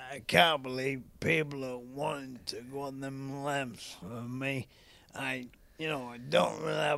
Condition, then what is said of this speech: ALS (motor neuron disease). You know, apart from the voice, I'm doing all right.